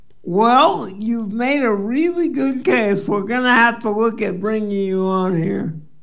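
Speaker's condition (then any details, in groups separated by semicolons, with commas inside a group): Cerebral palsy; speech sounds drunk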